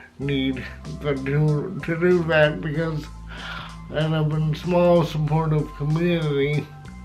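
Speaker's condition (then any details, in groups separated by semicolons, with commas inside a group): Cerebral palsy; spastic type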